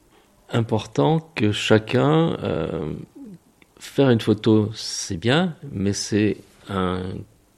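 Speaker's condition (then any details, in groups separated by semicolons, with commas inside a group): Aphasia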